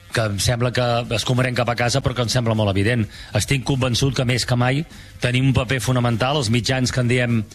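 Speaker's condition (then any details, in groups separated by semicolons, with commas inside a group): No condition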